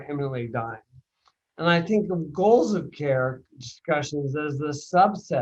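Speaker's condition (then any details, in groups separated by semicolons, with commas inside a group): Bulbar onset ALS, mild; speech affected, sounds slightly drunk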